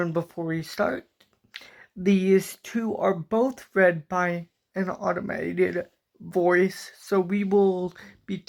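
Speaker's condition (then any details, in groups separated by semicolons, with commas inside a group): Cerebral palsy; from birth, walks with walker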